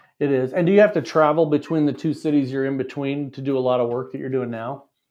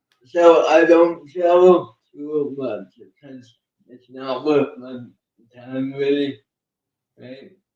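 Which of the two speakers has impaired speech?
The second: cerebral palsy; uses one hand.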